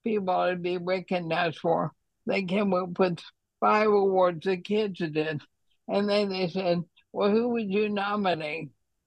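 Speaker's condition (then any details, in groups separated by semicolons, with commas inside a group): ALS; types carefully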